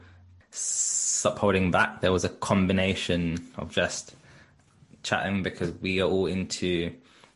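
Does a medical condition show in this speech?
Yes: stutter; onset age four after two fluent years, ineffective speech therapy, drama school, Birmingham University course; blocking and freezing in childhood, fluent in drama performances, avoided class reading as teen; here prolonged sounds, blocks.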